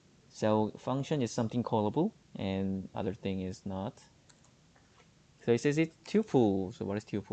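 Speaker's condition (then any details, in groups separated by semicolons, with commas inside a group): No condition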